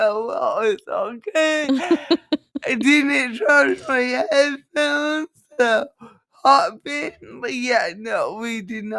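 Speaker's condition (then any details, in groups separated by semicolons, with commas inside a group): Cerebral palsy; speech affected, permanent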